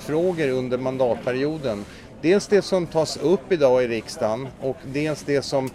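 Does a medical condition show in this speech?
No.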